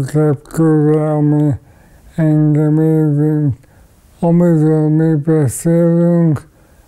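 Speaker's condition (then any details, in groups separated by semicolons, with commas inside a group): ALS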